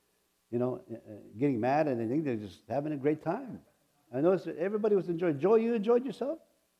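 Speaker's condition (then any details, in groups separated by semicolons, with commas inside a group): No condition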